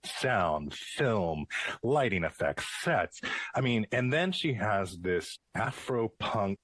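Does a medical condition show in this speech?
No.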